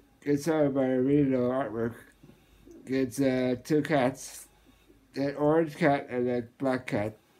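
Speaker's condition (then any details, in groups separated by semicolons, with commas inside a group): Muscular dystrophy, Duchenne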